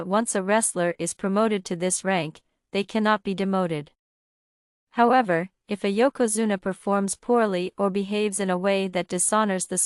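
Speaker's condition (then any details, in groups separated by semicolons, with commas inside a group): No condition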